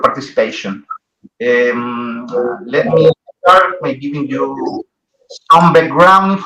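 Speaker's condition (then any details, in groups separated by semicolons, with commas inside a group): No condition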